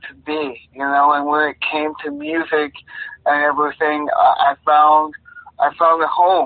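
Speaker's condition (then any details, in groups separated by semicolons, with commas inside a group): Cerebral palsy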